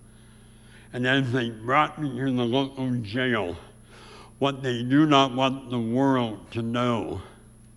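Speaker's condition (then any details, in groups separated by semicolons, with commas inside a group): Severe speech impediment; about age 84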